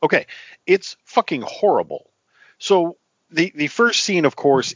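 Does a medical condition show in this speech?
No.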